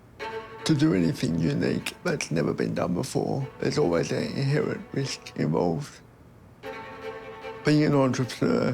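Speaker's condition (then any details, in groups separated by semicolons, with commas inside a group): Cerebral palsy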